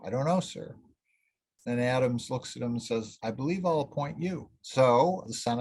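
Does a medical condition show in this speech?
No.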